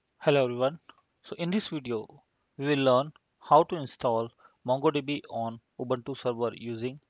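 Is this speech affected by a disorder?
No.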